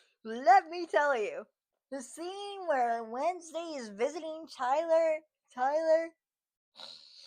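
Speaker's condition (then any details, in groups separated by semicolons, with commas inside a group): Cerebral palsy, spastic; from birth, muscle spasms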